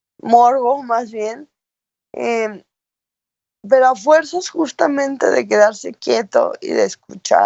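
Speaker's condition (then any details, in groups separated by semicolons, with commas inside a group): Cerebral palsy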